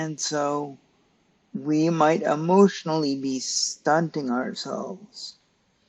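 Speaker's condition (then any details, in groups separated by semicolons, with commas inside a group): Cerebral palsy; stiff muscles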